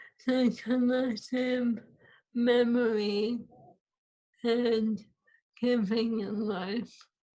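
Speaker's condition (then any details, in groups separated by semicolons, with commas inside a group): ALS; swallowing lost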